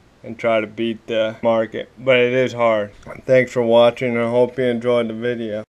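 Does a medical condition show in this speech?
Yes: cerebral palsy, spastic.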